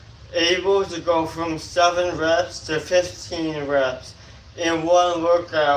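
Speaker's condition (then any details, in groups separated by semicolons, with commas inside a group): Tongue cancer surgery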